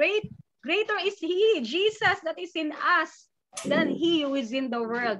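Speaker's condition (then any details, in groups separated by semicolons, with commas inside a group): No condition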